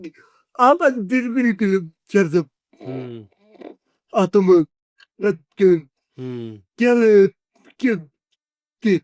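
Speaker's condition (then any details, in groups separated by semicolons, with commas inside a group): Cerebral palsy; 40 years with condition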